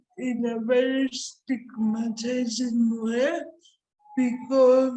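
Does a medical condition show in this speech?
Yes: cerebral palsy; speech impairment.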